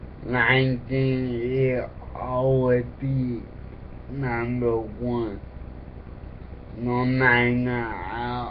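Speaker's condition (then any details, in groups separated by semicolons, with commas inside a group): Cerebral palsy; affects speech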